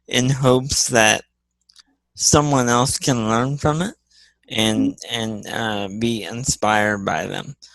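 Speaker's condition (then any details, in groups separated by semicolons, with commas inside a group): Cerebral palsy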